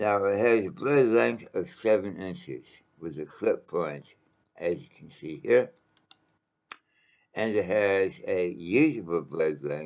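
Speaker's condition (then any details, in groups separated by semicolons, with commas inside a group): Mouth cancer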